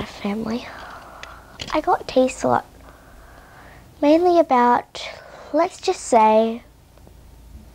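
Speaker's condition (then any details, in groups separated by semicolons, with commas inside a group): No condition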